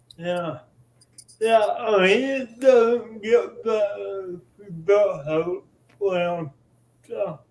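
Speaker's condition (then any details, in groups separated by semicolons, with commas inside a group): Cerebral palsy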